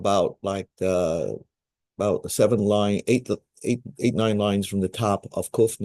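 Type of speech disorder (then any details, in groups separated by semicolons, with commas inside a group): None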